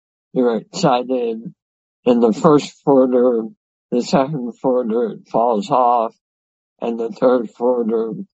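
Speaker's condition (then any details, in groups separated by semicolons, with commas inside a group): Head and neck cancer; five-time survivor, surgery, radiation, years of toxic chemotherapy, about 2.5 years intense treatment; severe dysphagia from surgery, radiation and chemotherapy effects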